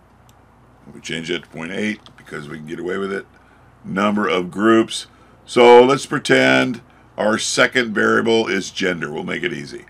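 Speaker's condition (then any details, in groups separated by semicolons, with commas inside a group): No condition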